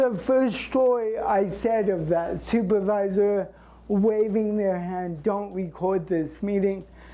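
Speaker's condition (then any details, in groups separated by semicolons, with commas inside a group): Cerebral palsy; since birth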